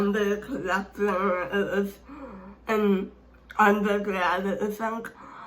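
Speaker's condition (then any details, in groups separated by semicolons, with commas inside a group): Speech impairment; hard to understand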